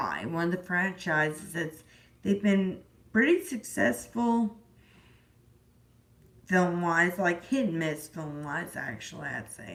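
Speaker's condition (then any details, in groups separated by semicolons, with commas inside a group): Disability causing slurred speech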